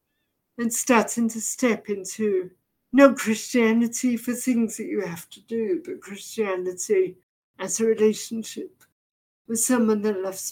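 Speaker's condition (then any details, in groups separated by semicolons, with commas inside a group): Deafness; effectively profoundly deaf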